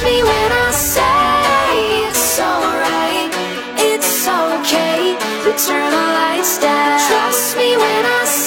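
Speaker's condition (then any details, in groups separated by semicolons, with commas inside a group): No condition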